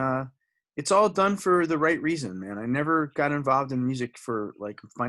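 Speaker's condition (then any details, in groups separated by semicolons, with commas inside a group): No condition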